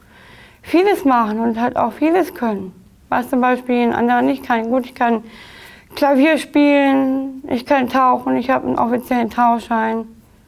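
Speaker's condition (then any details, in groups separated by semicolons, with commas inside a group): Down syndrome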